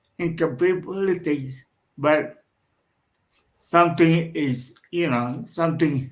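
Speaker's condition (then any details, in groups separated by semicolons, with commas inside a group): Cerebral palsy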